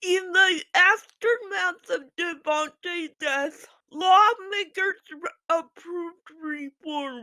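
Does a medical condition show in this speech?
Yes: physical speech impairment.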